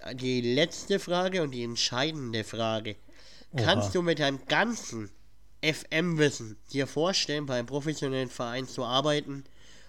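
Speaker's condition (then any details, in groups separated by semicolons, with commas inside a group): Cleft palate; has a cold at recording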